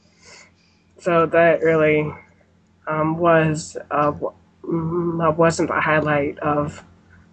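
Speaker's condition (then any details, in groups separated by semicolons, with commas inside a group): Stuttering; stuttering likely since first talking, speech therapy around age seven or eight, none later at parochial schools; no speech therapy as adult, no special techniques used; stuttering obvious to others, lets stutters out without techniques; prolonged sounds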